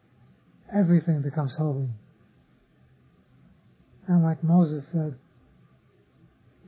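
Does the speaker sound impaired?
Yes: Parkinson's disease; others offer remedies.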